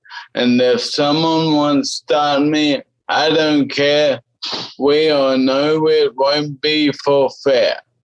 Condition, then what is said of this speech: Ataxia. And we were also talking about how, you know, obviously your speech is affected and how sometimes that can be a bit tricky.